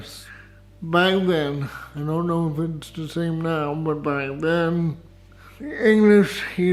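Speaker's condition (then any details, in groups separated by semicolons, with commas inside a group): Cerebral palsy with dysarthria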